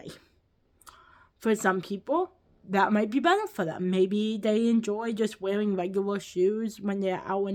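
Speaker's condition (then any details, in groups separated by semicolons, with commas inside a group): Cerebral palsy; lifelong, ankle-foot orthoses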